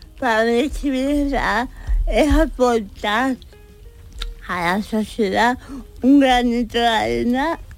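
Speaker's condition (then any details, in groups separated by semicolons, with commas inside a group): Cerebral palsy; cannot use pen, paper or computer, wrote first book with Licornio head pointer; types with nose on tablet and phone; vocalization problems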